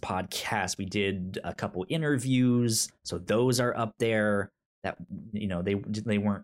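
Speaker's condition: Stutter; stutter when talking; repeated words, prolonged sounds, blocks

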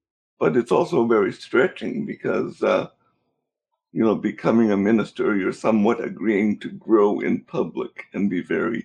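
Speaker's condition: Cerebral palsy; cerebral palsy since birth

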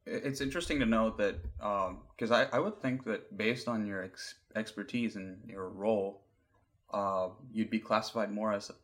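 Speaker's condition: No condition

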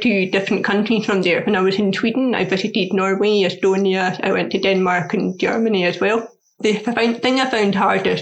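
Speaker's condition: Deafness; learned to speak through speech therapy, progressive eyesight loss, learning braille; asks for slower speech, repetition, written notes from teachers; struggles hearing loudspeakers, often needs repetition, accent in foreign languages

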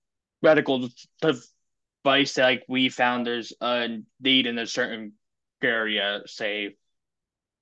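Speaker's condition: Stuttering; lifelong stuttering, father also stutters; words sometimes take longer to come out, may look tense when getting stuck; blocks

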